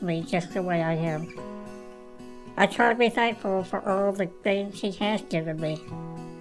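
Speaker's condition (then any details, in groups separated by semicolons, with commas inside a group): Cleft lip and palate, Goldenhar syndrome; congenital Dolgen Harris syndrome, no right ear or lung, missing right jawbone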